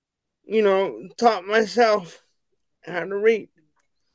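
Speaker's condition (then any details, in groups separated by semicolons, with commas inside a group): Cerebral palsy; wheelchair bound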